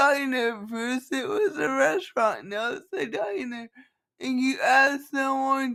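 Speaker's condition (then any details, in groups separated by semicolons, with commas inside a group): Cerebral palsy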